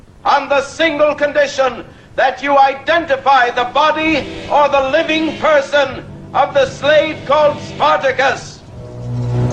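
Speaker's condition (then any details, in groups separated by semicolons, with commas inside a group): No condition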